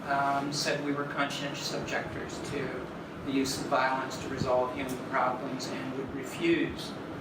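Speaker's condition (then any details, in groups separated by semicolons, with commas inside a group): No condition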